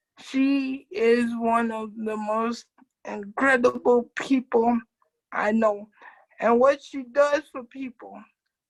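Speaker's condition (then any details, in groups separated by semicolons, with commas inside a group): Cerebral palsy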